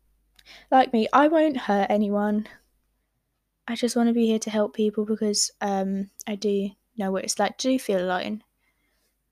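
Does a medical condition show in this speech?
No.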